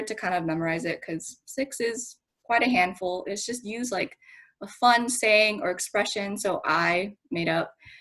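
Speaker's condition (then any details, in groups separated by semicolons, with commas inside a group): No condition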